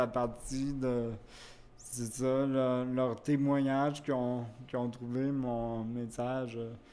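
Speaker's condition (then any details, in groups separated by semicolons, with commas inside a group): Cerebral palsy; wheelchair use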